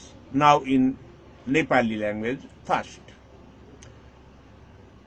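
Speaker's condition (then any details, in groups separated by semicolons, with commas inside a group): No condition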